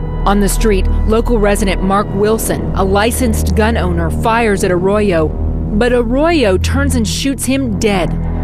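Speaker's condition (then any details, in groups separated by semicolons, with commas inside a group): No condition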